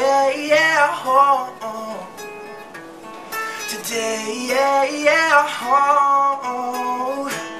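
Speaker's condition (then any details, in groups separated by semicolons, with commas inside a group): No condition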